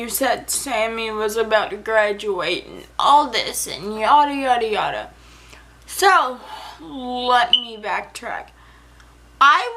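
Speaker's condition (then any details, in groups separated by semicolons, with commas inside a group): Cerebral palsy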